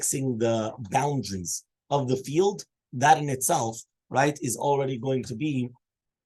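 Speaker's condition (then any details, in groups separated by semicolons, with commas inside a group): No condition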